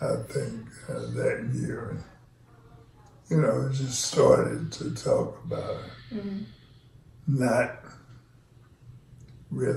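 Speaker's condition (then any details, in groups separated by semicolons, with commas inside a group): ALS; onset left foot drop, then left leg weakness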